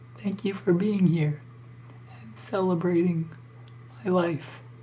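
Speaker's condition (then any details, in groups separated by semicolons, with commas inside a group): ALS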